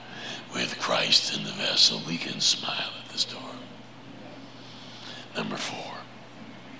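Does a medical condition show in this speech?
Yes: laryngeal cancer; prosthesis speech planned after laryngectomy.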